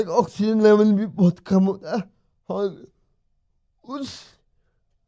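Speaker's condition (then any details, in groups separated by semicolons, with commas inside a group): Cerebral palsy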